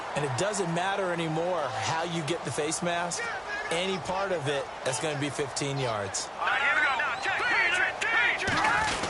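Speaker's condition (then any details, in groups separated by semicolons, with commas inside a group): No condition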